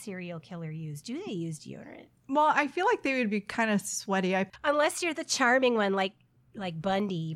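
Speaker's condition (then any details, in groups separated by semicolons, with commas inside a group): No condition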